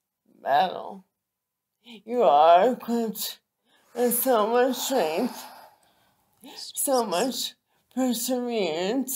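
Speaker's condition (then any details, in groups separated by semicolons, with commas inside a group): ALS; facial muscles affected; two days after reported faith healing; slurred speech at onset, voice and facial muscles affected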